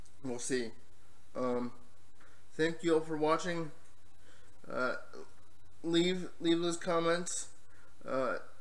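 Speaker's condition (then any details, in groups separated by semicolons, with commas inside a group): Cerebral palsy, spastic diplegia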